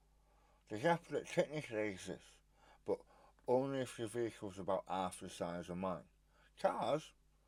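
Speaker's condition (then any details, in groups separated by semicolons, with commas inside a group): Stage 4 tongue cancer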